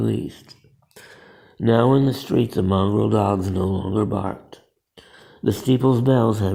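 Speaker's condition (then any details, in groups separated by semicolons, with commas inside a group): Parkinson's disease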